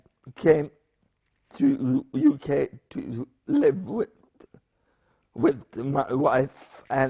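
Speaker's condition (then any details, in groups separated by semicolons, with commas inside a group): Spastic paraplegia with essential tremor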